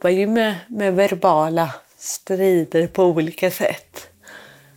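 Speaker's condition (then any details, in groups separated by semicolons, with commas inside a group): Cerebral palsy; born without heartbeat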